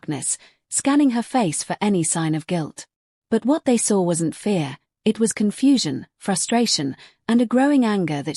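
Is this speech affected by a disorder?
No.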